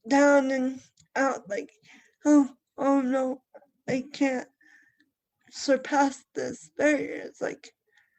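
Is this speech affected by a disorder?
Yes: cerebral palsy.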